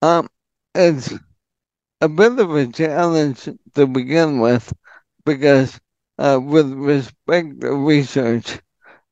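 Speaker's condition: ALS; speaks in full sentences

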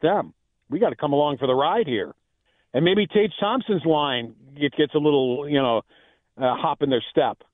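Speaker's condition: No condition

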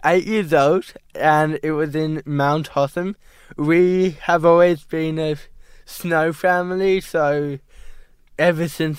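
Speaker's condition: Cerebral palsy; prognosis may never walk or talk

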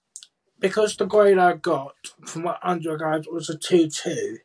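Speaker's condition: Cerebral palsy, profound hearing loss; born three months premature

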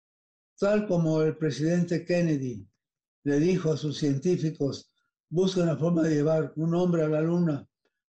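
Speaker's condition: Parkinson's disease; onset 12 to almost 13 years ago

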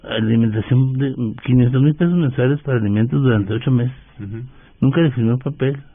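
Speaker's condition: Parkinson's disease; walking

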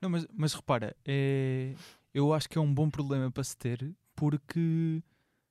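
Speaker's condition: No condition

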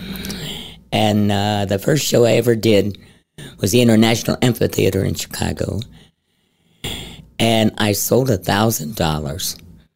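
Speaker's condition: Head and neck cancer, stage 4, into voice box

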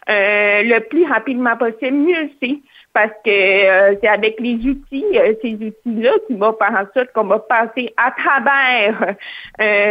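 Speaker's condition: Hearing loss, cochlear implant; hard of hearing, cochlear implant surgery at age four

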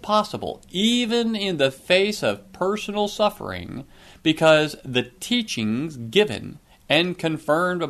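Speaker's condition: No condition

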